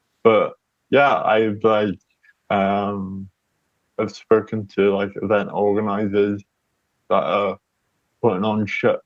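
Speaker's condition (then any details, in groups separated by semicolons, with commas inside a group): Cerebral palsy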